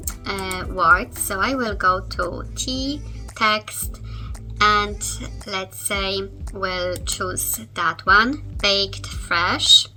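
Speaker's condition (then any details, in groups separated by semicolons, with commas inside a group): No condition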